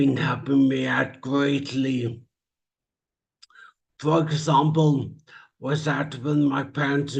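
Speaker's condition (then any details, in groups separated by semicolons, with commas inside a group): Traumatic brain injury; speech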